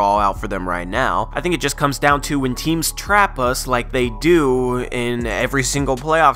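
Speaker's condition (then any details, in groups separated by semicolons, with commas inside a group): No condition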